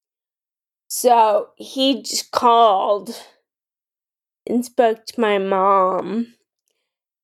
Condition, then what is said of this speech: Ataxia. You can have a lot more speech issues, which I obviously have some speech issues, but other people, it's a lot more pronounced.